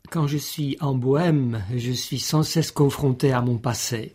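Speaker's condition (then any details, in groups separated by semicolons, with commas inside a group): No condition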